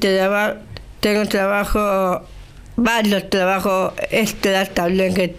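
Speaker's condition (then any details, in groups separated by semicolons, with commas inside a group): Down syndrome; age 35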